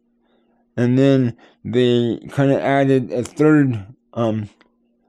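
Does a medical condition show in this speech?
Yes: cerebral palsy; tends to mess up words.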